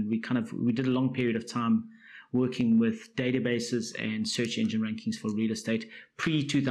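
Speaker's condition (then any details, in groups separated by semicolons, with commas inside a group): No condition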